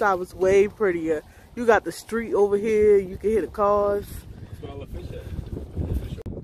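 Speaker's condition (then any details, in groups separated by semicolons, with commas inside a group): No condition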